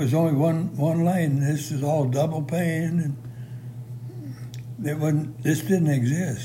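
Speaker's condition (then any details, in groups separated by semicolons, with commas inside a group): Parkinson's; severe, says unable to move anything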